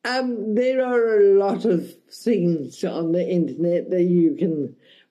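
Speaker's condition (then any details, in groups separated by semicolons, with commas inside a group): Cerebral palsy, mild; speech affected a bit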